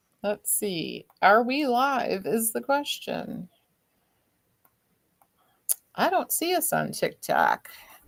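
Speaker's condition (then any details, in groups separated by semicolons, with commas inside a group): No condition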